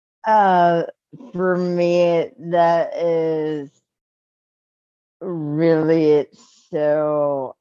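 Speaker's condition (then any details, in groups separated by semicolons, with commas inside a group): Cerebral palsy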